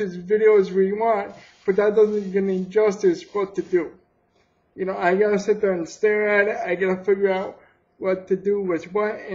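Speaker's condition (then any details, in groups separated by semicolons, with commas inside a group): Cerebral palsy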